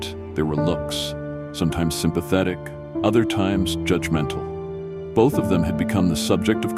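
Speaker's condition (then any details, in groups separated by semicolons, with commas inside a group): No condition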